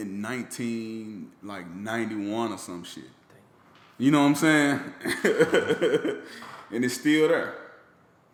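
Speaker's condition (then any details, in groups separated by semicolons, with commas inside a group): No condition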